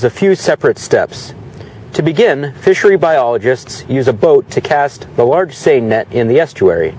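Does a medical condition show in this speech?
No.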